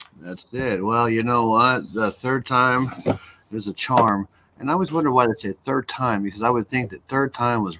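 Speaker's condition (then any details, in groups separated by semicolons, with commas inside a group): No condition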